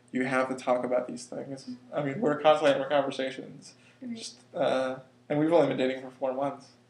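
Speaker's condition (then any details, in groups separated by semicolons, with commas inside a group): No condition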